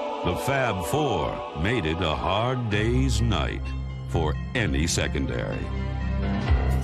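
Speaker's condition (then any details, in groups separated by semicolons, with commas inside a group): No condition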